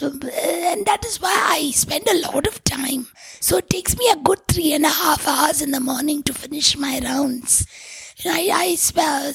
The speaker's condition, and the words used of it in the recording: Tracheostomy. And oh yeah, this voice, anybody knows, they don't forget.